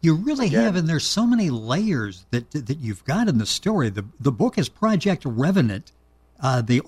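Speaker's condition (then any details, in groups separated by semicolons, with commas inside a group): No condition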